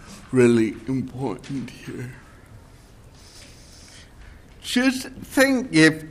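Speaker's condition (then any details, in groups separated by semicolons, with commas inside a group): Cerebral palsy; present since birth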